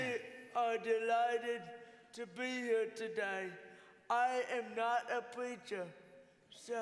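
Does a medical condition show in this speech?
Yes: cerebral palsy; from birth, uses wheelchair.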